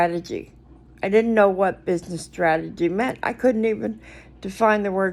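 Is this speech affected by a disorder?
Yes: cerebral palsy; speech noticeably atypical.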